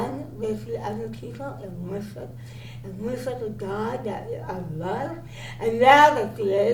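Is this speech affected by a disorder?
Yes: cerebral palsy.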